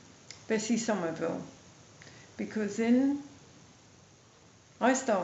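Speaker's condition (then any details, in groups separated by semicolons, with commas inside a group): MND, mild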